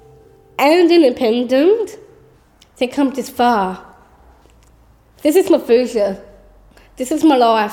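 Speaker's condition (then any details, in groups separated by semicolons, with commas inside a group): Down syndrome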